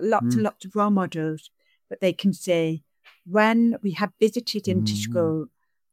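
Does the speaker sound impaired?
Yes: deafness; questions interpreted into sign language by interpreter Lisa; sign-supported English, signing and speaking at the same time.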